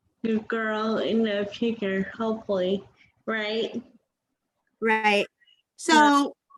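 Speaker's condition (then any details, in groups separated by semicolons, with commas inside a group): Cerebral palsy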